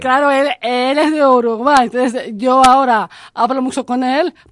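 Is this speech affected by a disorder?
Yes: Down syndrome; intellectual disability.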